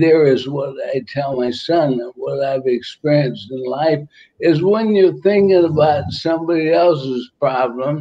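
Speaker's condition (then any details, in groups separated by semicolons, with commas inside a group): ALS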